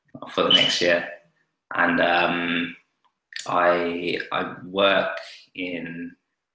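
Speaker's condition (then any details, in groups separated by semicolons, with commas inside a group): Stutter; childhood onset, started speaking at two, fluent about two years then blocking began, speech therapy until about seven or eight with therapist Jackie; milder than before, blocks still happen at times; blocks and freezes, worse with authority figures and professional situations, easier with other stutterers; repeated words, prolonged sounds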